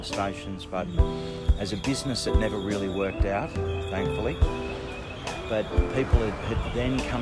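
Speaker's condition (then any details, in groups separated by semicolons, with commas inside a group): No condition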